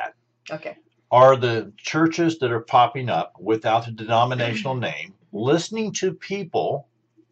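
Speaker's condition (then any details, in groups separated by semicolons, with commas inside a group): No condition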